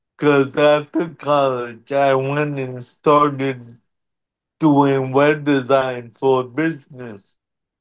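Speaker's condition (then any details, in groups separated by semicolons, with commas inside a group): Cerebral palsy; wheelchair over the years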